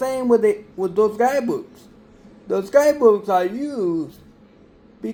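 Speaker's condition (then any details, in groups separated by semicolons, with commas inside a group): Cerebral palsy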